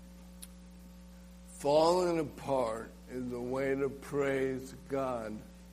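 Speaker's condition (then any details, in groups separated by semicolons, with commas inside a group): ALS; spitting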